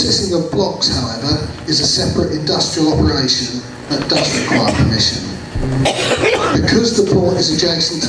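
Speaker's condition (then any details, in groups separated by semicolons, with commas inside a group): No condition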